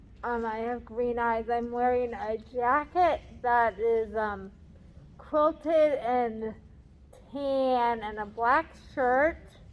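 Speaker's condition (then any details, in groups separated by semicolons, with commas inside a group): Cerebral palsy; talks differently than others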